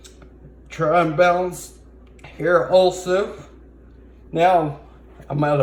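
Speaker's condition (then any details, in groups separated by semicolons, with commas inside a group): Brain injury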